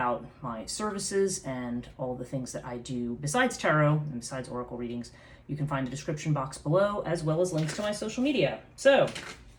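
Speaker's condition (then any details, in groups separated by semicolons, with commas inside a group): No condition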